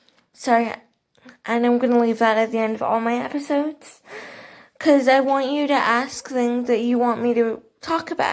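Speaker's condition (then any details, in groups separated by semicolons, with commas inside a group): Cerebral palsy; quadriplegia, all four limbs; eats, chews and swallows normally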